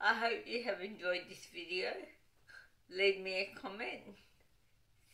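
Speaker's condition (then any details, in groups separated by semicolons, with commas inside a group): Cerebral palsy, dystonic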